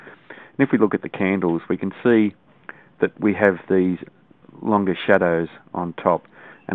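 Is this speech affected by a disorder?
No.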